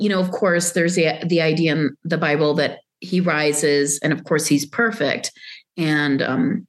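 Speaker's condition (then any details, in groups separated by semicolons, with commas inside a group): No condition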